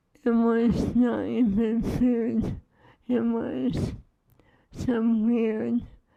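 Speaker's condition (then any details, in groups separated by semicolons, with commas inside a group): ALS; cannot eat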